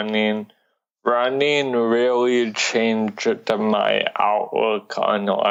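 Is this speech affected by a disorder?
Yes: cerebral palsy.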